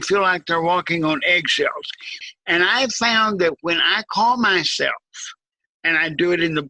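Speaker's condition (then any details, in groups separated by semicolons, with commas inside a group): Cerebral palsy, severe; needs overnight care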